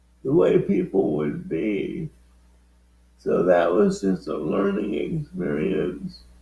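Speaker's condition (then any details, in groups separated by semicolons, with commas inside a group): Cerebral palsy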